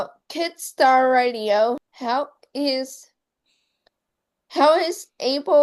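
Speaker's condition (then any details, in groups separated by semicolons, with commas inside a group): Cerebral palsy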